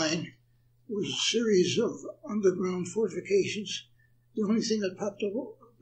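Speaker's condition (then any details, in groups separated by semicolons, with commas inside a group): Parkinson's; attributed to Agent Orange exposure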